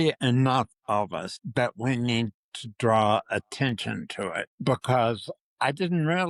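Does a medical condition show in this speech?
Yes: Parkinson's disease.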